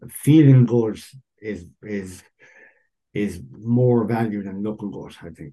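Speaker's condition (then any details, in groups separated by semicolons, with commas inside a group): Cleft lip and palate; rhinoplasty likely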